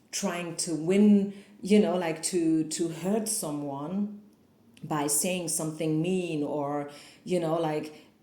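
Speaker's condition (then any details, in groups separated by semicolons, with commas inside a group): No condition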